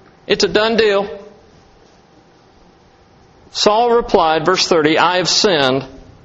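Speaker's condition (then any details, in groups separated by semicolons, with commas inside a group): No condition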